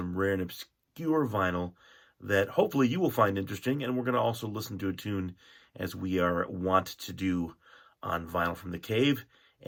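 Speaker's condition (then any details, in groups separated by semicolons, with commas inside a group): No condition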